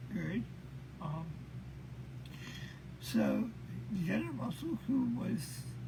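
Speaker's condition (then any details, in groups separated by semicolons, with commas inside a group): Cerebral palsy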